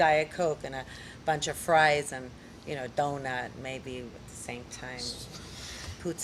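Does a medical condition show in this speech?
No.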